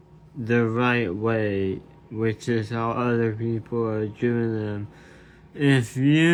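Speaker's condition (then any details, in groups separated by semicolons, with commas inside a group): Tongue cancer surgery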